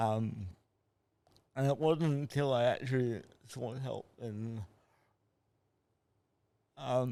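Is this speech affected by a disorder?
Yes: cerebral palsy.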